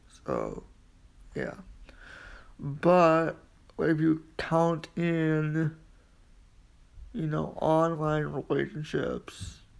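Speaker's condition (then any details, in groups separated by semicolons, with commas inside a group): Quadriplegic cerebral palsy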